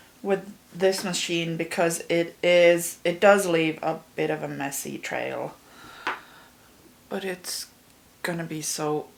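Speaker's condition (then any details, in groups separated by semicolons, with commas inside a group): No condition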